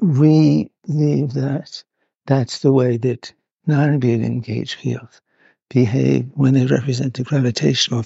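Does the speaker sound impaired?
Yes: Parkinson's; reports not feeling very well.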